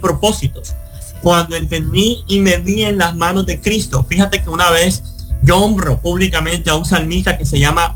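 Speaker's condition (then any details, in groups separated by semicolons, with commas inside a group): Cleft lip and palate; nasal passage still open after seven surgeries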